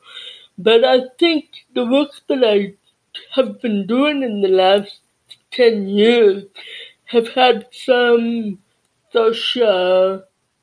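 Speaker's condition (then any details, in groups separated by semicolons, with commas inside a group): Deafness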